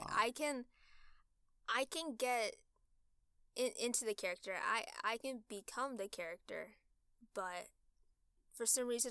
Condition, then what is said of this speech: Stuttering. Yeah, I have them occasionally where I'm unable to speak without stuttering a lot.